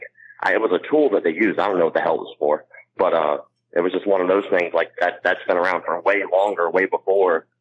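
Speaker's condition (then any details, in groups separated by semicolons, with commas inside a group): Cleft palate; nose and throat structure differ from most people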